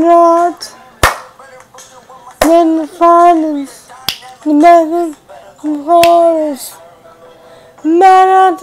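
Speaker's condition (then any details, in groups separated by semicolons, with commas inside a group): Cerebral palsy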